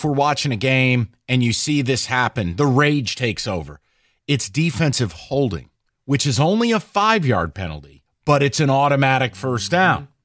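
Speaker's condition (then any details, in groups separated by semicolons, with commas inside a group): No condition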